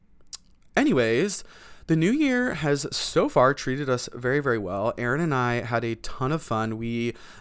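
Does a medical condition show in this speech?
No.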